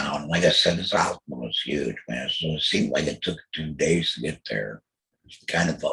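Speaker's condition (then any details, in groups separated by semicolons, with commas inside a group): Total laryngectomy; surgery, then chemotherapy and radiation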